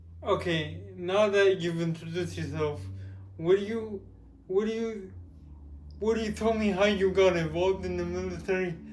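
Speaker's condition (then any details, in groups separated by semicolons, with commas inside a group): Cerebral palsy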